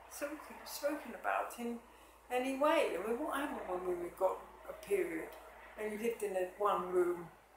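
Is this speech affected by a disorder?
Yes: MND, mild; speech slightly affected.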